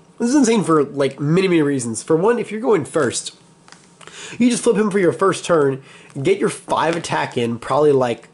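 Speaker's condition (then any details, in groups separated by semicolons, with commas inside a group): No condition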